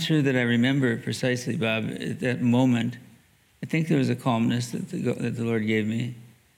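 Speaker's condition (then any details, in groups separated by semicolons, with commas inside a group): Parkinson's disease; mild left hand tremor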